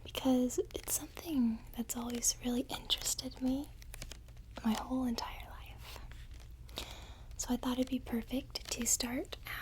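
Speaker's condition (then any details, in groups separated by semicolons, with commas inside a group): No condition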